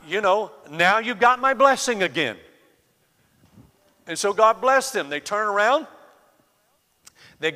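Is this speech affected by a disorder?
No.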